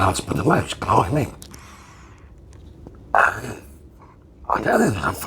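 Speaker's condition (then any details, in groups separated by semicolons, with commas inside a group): Laryngectomy; permanent tracheostomy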